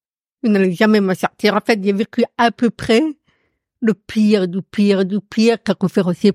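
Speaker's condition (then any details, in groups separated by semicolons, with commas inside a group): Profound deafness; noticeable to everyone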